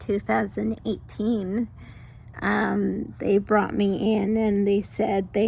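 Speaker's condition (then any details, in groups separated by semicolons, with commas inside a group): Mild cerebral palsy; can talk, sometimes doesn't say words right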